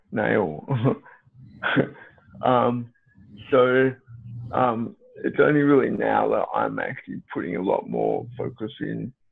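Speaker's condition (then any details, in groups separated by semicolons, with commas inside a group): Cerebral palsy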